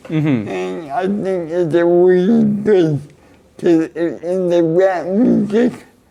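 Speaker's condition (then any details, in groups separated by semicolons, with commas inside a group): Cerebral palsy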